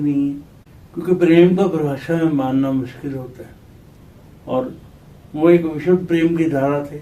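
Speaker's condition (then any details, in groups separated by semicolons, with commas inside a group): Cerebral palsy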